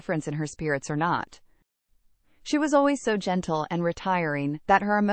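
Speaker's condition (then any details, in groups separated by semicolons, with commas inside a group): No condition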